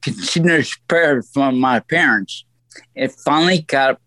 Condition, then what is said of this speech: Stroke. So I'm sorry about my voice, but this is what I was left with.